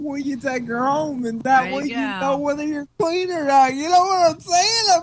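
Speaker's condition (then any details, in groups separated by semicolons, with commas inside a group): Cerebral palsy; speech sounds drunk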